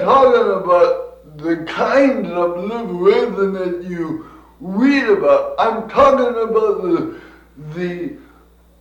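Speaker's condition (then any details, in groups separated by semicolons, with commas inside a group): Cerebral palsy; from birth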